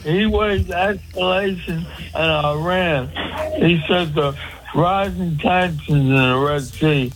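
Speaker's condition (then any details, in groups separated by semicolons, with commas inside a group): Speech impediment; calling in by phone, loud background noise; hard to hear on phone, host asks caller to get closer to phone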